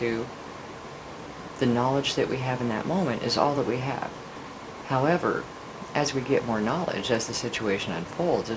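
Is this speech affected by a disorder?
No.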